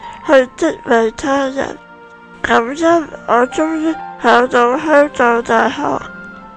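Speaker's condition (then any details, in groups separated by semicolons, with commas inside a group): Spinal muscular atrophy; Type 1, most severe form, diagnosed a few years after birth, progressive loss of movement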